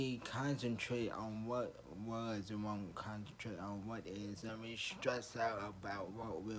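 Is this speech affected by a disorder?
Yes: traumatic brain injury.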